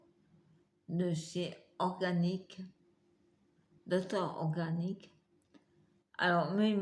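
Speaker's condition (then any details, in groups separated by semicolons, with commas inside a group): Multiple sclerosis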